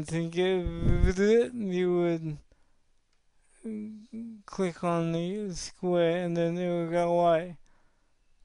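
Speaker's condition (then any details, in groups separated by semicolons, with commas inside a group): Cerebral palsy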